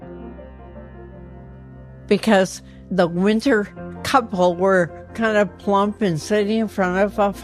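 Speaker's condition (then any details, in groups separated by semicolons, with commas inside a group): Ataxia; speaking problems for last couple of years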